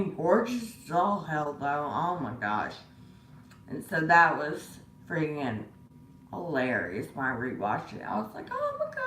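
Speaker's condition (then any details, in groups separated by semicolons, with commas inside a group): Disability causing slurred speech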